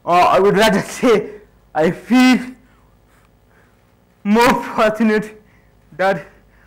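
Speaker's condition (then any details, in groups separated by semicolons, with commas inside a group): Cerebral palsy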